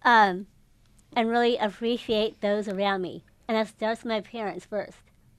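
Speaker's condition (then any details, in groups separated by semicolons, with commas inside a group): Down syndrome; developmental disability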